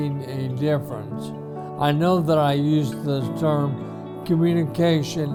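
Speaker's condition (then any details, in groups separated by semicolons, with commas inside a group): ALS; few months since diagnosis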